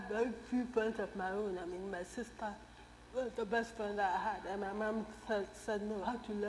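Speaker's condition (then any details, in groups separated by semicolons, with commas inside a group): Cerebral palsy; caused by untreated newborn jaundice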